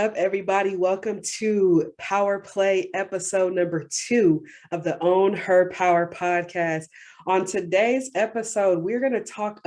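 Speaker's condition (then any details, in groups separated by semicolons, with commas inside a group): No condition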